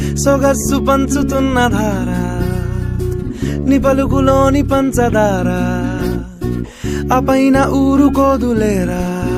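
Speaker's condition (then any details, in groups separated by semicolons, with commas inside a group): No condition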